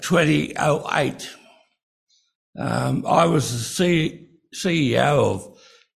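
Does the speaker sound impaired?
Yes: breathing-related speech difficulty; insufficient breathing while speaking; a lot of trouble speaking from insufficient breathing.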